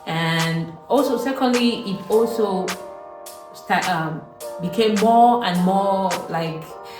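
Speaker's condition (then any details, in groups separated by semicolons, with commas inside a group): No condition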